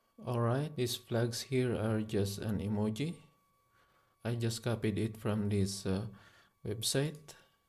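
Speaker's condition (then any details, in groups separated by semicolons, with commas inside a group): No condition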